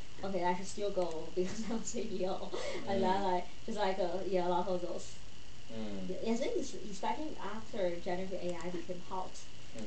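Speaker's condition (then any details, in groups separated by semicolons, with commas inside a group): No condition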